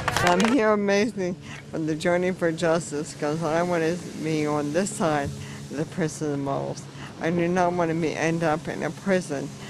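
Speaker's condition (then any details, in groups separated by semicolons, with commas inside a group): ALS; lost use of arms; terminal stage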